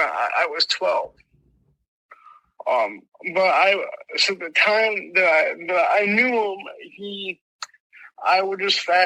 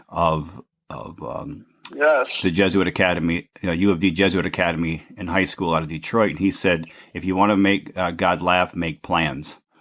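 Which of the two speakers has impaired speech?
The first: mild cerebral palsy; affects left arm and leg, limp; mild, diagnosed at age 3; speech impediment.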